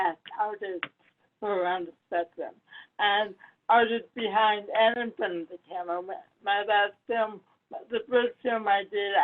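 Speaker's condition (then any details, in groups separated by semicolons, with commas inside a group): Cerebral palsy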